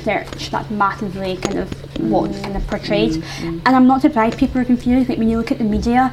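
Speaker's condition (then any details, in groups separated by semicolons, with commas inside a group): Isolated cleft palate; congenital isolated cleft palate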